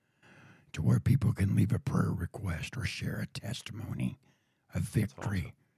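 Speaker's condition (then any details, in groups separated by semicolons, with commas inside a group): Throat cancer surgery, voice box tumor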